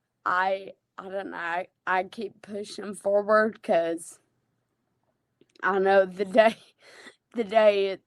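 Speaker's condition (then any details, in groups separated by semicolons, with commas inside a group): Friedreich's ataxia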